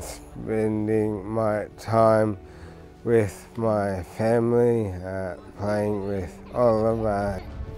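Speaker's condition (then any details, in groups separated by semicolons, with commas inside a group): Motor neurone disease; diagnosed at age 42, no effective treatment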